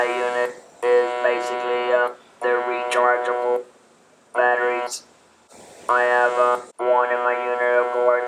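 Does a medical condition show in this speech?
Yes: laryngectomy, electrolarynx; 19 years since laryngectomy; speaks with electrolarynx.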